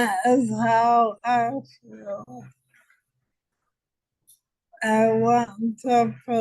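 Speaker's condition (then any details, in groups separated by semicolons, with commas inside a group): ALS; diagnosed almost five years ago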